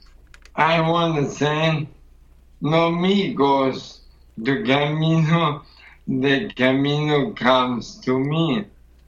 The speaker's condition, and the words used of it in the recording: ALS (motor neuron disease). It wasn't all my problems about voice and use hands and arms.